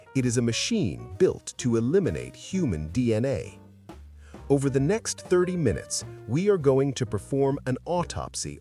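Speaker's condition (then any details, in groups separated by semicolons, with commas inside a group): No condition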